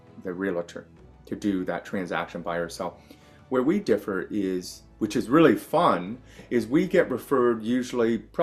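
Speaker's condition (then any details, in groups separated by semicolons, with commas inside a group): No condition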